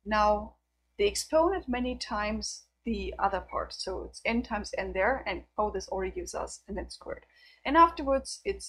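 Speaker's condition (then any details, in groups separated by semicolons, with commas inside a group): No condition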